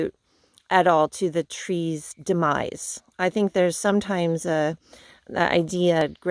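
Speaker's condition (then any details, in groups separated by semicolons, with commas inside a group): No condition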